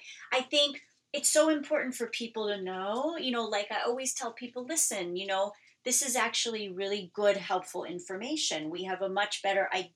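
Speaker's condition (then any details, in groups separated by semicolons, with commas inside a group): No condition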